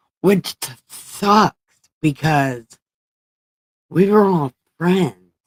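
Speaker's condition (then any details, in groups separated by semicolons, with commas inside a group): Brain injury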